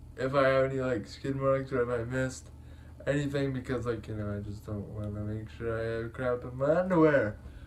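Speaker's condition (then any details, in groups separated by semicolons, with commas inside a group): Cerebral palsy; able to speak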